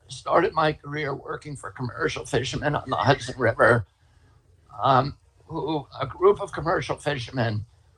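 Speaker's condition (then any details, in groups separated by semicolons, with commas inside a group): Spasmodic dystonia; voice trembles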